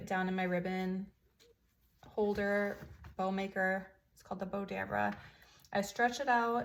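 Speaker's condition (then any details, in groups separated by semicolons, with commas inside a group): No condition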